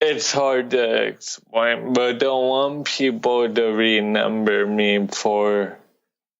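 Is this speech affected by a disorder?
Yes: cerebral palsy.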